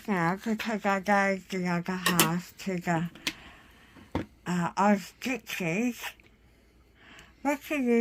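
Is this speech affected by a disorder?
Yes: jaw cancer surgery; tracheostomy.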